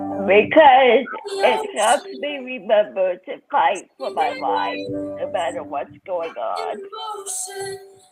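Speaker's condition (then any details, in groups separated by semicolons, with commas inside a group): Cerebral palsy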